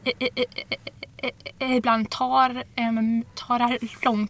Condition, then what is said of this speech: Stuttering. Alltså du mm. kan liksom stanna kvar mycket längre i din stamning.